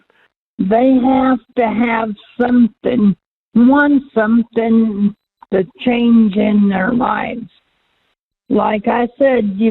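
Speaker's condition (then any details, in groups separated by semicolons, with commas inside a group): Cerebral palsy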